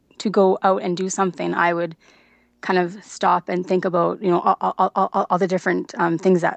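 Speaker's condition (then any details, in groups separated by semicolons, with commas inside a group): Stuttering; onset at age 15 without a clear sudden change, possibly stress-related, brief stutter at age five that resolved; has had therapy, uses fluency skills; can control speech with fluency skills, phone calls often hard; repeated sounds, repeated words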